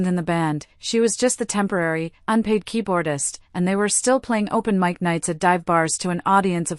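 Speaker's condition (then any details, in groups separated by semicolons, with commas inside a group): No condition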